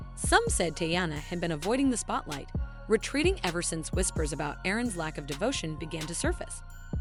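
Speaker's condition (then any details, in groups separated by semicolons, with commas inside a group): No condition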